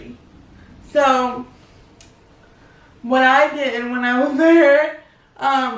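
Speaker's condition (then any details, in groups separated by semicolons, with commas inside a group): Cerebral palsy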